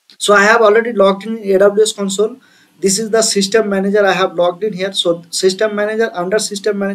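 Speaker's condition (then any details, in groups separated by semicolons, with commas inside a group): No condition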